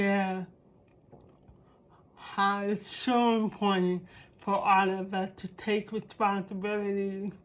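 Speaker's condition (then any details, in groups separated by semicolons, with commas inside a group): Cerebral palsy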